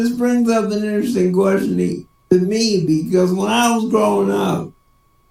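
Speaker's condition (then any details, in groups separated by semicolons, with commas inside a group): Cerebral palsy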